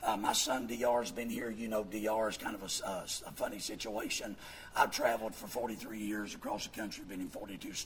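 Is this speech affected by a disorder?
Yes: vocal fold paralysis, bilateral; speaks with false vocal folds; pushes much air.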